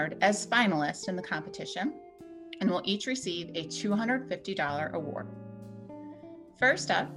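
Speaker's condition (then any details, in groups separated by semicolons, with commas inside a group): No condition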